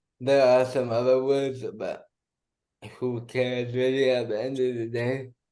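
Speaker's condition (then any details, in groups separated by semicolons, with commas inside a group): Cerebral palsy; diagnosed at about two months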